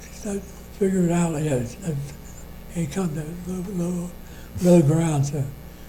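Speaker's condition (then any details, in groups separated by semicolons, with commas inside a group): Parkinson's disease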